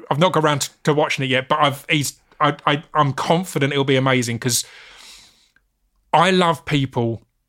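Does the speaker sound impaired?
Yes: stammer; stutter, unnoticed during rapping and spoken word years, noticed with radio show and podcast, works with STAMMA; stammered when trying to say Gimli during recording; difficulty with words starting with hard g, can say Finley easily; here repeated words, prolonged sounds.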